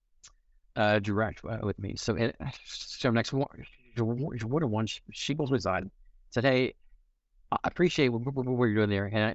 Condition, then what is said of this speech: Stuttering. And yes, I do stutter. So your audio is not buffering.